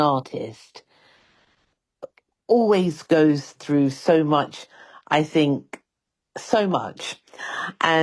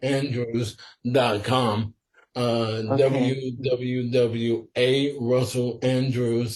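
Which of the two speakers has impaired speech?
The second: sporadic ALS; swallowing and breathing tested; must speak slower and carefully.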